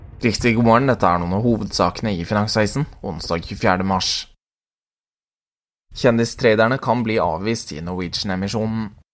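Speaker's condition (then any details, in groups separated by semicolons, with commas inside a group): No condition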